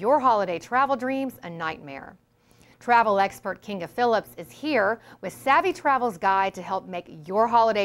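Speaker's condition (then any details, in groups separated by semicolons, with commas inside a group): No condition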